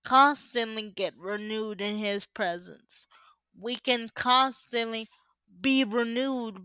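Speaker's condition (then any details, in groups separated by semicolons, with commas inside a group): Cerebral palsy; uses power wheelchair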